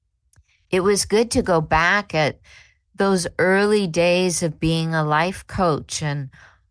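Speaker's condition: No condition

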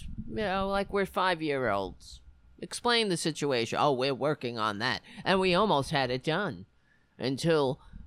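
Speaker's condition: No condition

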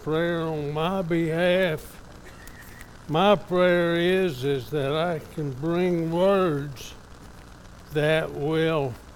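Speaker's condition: ALS; father died of same disease, diagnosed by doctor in Lubbock, second opinion in Dallas; diagnosed 2.5 months ago, more physically limited than a year ago, progressing; somewhat affected, evident today

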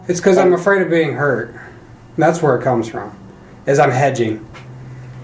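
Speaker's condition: No condition

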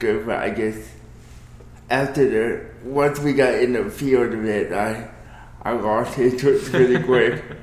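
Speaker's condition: Cerebral palsy

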